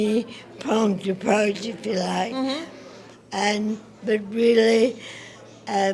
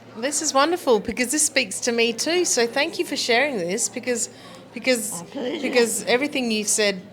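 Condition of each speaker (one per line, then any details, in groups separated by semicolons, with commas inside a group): Acquired brain injury; acquired during brain stem tumour surgery; after surgery to remove brain stem tumour
No condition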